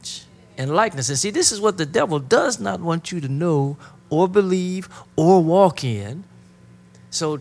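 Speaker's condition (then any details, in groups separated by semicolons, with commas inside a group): No condition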